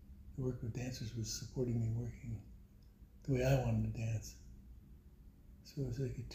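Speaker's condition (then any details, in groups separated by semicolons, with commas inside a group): Parkinson's; voice weakened by Parkinson's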